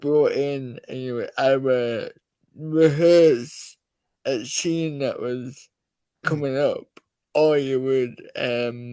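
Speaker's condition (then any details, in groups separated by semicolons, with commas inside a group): Cerebral palsy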